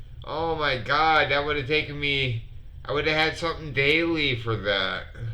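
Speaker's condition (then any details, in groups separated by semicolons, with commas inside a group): Multiple sclerosis; sometimes hard to breathe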